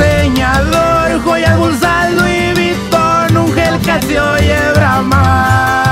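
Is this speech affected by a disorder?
No.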